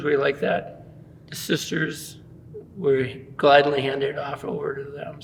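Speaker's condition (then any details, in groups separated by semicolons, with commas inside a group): No condition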